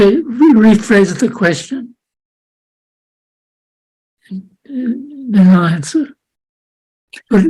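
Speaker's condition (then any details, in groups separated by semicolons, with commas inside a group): Parkinson's disease; unsteady walking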